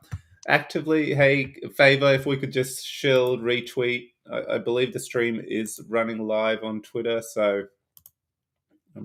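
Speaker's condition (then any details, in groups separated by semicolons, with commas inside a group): No condition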